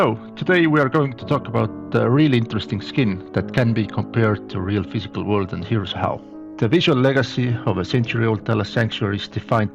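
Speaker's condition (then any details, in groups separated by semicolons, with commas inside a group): No condition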